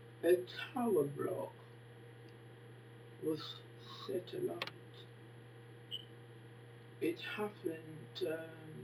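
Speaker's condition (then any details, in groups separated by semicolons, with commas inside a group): Facial palsy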